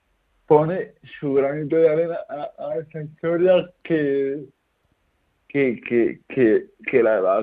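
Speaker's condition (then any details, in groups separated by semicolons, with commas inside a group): Cerebral palsy; nervous system damage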